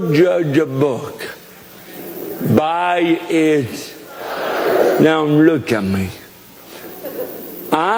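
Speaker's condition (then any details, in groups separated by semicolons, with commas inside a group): Cerebral palsy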